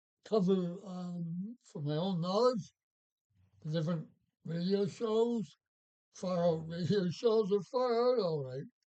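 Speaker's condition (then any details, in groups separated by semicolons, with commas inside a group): Parkinson's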